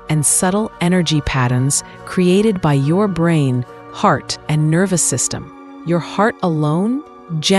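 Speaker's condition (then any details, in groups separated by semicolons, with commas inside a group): No condition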